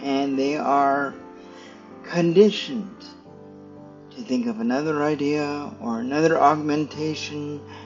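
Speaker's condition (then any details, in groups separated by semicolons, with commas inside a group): Cerebral palsy; stiff muscles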